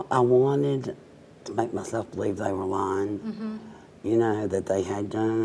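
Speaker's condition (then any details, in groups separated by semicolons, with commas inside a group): Cerebral palsy, mild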